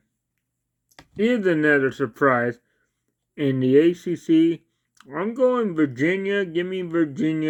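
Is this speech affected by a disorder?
Yes: cerebral palsy.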